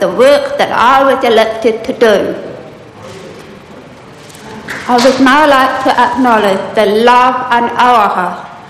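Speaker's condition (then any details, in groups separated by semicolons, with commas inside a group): Profound deafness; profound deafness since early childhood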